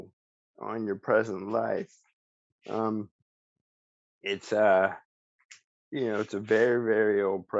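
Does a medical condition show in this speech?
Yes: ALS; speech still preserved.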